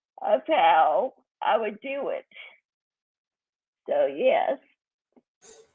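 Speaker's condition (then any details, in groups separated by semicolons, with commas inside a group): Cerebral palsy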